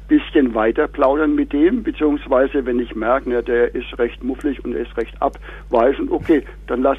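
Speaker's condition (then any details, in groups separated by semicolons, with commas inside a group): No condition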